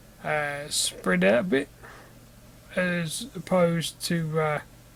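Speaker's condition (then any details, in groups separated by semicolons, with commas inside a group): Cerebral palsy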